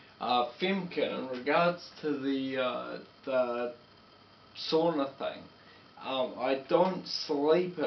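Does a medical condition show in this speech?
Yes: multiple sclerosis.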